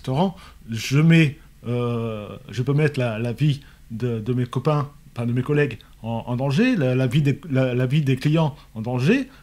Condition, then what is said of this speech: Stuttering. De, de, me concentrer quand même pour, euh, pour être euh, intelligible de tout le monde.